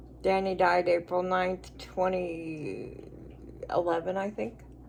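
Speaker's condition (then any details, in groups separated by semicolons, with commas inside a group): Cerebral palsy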